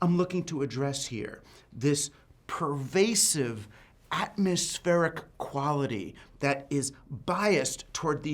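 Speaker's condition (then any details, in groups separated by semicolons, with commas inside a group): No condition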